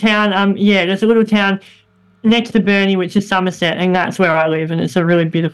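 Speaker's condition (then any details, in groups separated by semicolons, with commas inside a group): Bilateral cleft lip and palate; congenital, first operation at 3 months, many operations, braces before hip-to-mouth bone graft, throat operation, lifelong speech therapy; speech greatly improved after years of speech therapy; as child hard to understand, squeaky, very airy, nasal voice, speech hindered drama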